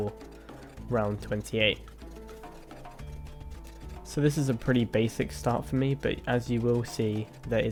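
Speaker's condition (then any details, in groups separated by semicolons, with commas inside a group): No condition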